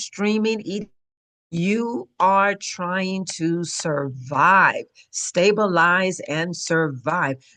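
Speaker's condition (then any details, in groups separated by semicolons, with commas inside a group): No condition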